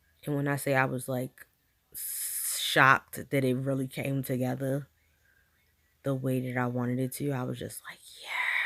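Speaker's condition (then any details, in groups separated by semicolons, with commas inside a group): No condition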